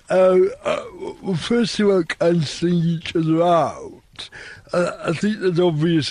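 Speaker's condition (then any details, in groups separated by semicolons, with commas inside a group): Cerebral palsy; finds some words hard to say, difficulty with ch sound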